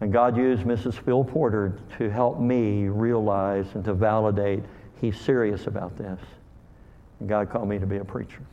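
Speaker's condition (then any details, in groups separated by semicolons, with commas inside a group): Cleft lip and palate; called hair lip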